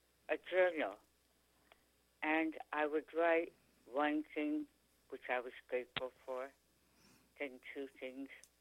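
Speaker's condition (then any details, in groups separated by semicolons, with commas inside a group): Tongue cancer; 3/4 tongue removed by dr. Oxford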